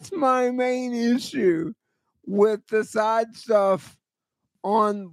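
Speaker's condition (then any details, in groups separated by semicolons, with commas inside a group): Cerebral palsy; voice always shot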